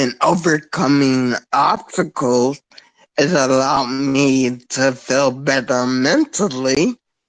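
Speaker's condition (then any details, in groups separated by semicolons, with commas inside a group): Spinocerebellar ataxia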